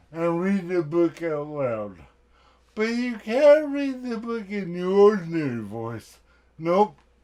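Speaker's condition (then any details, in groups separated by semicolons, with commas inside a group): Cerebral palsy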